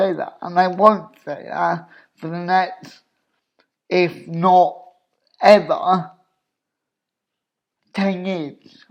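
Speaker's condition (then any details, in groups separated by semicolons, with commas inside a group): Cerebral palsy; obvious speech impediment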